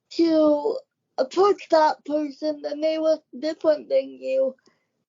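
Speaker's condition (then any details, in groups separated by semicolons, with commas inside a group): Cerebral palsy; wheelchair user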